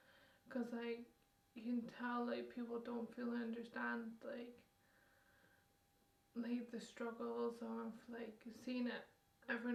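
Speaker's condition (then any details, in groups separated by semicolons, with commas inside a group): Motor neurone disease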